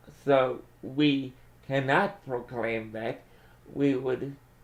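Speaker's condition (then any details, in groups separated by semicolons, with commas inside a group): Cerebral palsy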